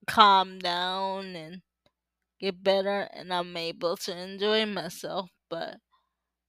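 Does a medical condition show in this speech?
Yes: cerebral palsy; uses power wheelchair.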